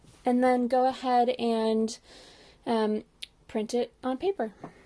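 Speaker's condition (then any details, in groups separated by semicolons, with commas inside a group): No condition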